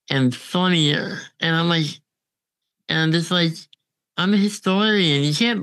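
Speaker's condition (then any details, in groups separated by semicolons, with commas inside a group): Congenital muscular dystrophy; on a ventilator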